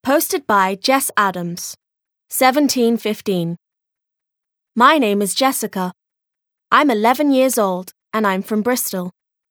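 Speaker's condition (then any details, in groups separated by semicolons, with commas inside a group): No condition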